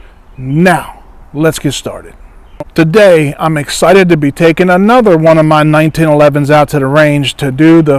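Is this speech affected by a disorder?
No.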